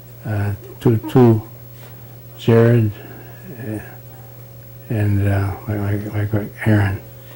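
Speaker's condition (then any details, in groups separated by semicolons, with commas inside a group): Parkinson's disease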